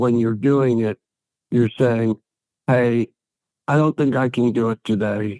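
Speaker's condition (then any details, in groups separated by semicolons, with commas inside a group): ALS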